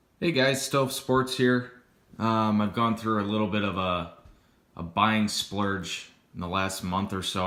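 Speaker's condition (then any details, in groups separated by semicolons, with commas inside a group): No condition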